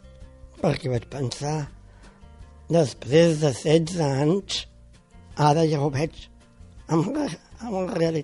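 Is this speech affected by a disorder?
Yes: Down syndrome; congenital, born with it.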